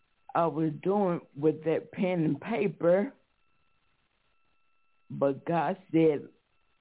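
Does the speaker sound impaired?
Yes: stroke; 18 years since stroke; voice affected by stroke, may be hard to understand.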